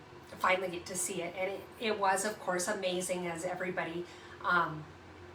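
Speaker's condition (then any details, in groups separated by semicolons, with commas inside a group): No condition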